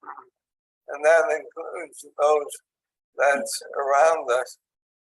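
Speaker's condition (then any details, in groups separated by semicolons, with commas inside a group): ALS; onset in hands and arms, tracheostomy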